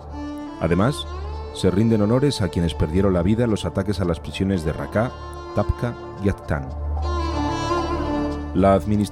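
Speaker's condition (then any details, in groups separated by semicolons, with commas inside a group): No condition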